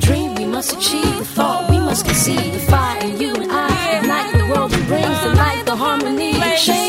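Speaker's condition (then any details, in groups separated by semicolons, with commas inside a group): No condition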